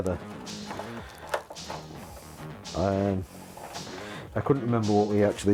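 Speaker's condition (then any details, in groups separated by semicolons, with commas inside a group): No condition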